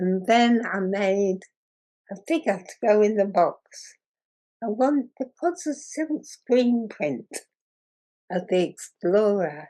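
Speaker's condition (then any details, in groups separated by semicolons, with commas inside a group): Muscular dystrophy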